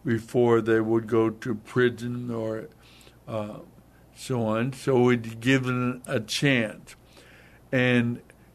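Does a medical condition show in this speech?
Yes: hemorrhagic stroke; hemorrhagic stroke in basal ganglia, not a clot, right side of body paralyzed; talks funny, voice stressed tonight, speaks slowly and deliberately to be understood, daughter Stacy helps.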